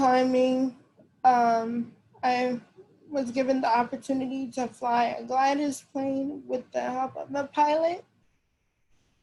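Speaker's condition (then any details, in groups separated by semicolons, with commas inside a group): Cerebral palsy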